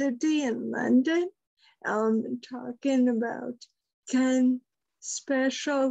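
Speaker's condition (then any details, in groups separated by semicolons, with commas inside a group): Friedreich's ataxia; diagnosed about 20 years ago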